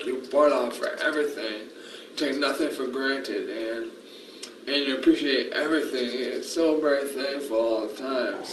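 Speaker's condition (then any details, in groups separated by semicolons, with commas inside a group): Traumatic brain injury; right side of head, moderate or worse, memory affected; injured at age 25, trouble remembering; relearned talking and swallowing liquids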